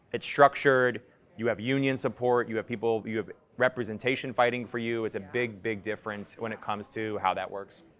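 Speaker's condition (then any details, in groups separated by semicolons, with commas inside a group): No condition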